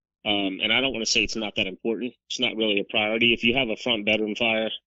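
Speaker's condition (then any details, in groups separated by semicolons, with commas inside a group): No condition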